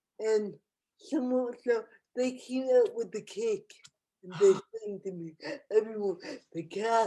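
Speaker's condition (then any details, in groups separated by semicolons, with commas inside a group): Cerebral palsy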